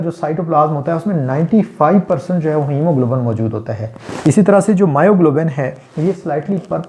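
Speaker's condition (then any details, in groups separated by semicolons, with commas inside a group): No condition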